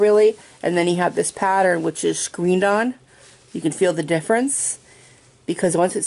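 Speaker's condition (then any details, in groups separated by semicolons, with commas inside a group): No condition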